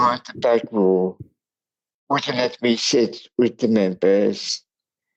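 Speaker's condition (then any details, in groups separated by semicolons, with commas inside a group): Cerebral palsy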